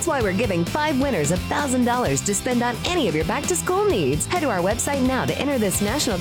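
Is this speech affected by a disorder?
No.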